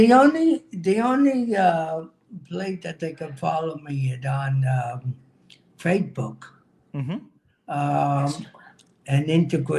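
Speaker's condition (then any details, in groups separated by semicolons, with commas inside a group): Cerebral palsy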